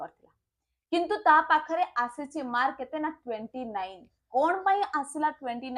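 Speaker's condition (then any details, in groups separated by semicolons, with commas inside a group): No condition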